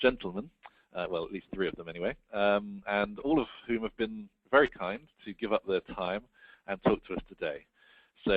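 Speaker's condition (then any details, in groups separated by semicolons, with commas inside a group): No condition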